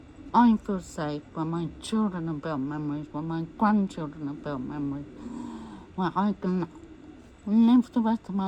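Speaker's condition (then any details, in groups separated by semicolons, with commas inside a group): MND; voice may be difficult to understand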